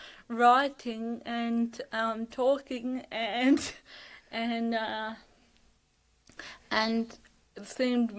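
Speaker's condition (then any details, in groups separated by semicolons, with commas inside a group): Cerebral palsy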